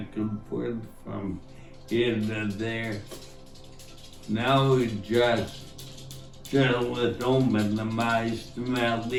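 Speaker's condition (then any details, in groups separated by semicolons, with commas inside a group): Traumatic brain injury (pontine cavernoma)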